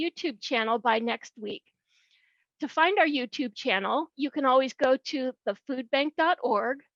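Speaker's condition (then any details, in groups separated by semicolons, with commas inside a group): No condition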